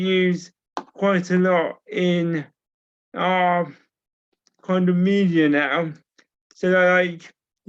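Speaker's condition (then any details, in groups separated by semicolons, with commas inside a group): Cerebral palsy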